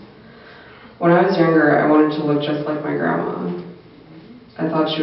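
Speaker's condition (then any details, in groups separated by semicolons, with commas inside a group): No condition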